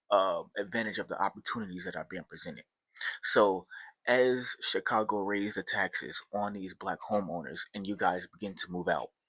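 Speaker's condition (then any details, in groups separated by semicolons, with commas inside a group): No condition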